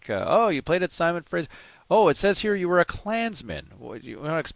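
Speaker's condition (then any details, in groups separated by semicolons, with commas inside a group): No condition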